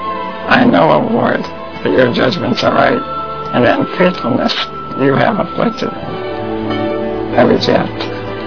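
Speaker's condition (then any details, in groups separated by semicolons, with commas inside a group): Spinal muscular atrophy; congenital, progressive muscle weakening, bedbound with no hand movement since early 20s, tracheostomy and stomach feeding tube about 10 years ago; depends on voice for everything, uses voice recognition computer system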